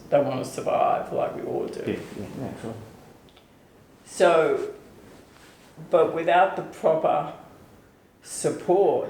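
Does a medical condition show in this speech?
Yes: ALS/MND; onset foot drop, later tongue and speech involvement; progressive paralysis, prior immunoglobulin therapy, deterioration continuing; tongue symptoms about a year, speech now affected.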